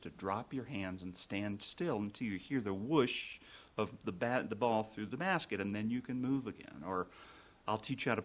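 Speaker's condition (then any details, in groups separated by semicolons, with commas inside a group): No condition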